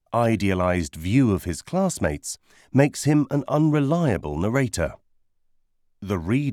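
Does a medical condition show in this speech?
No.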